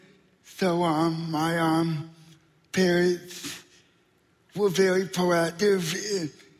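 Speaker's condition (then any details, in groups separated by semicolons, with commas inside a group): Spastic quadriplegic cerebral palsy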